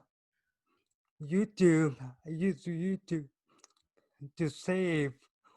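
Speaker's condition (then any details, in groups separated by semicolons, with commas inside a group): Cerebral palsy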